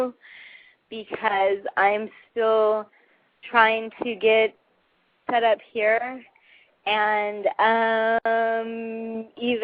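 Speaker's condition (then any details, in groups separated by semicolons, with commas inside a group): Cerebral palsy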